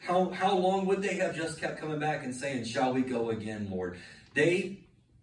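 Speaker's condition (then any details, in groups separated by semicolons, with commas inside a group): No condition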